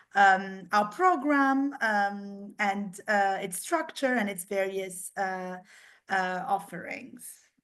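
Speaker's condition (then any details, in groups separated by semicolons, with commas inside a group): No condition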